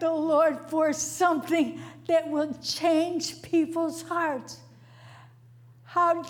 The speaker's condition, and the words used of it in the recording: Stroke. My memory and speech have also been critically affected.